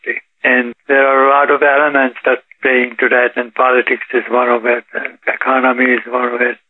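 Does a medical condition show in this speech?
Yes: Parkinson's disease; symptoms reportedly undetectable by others.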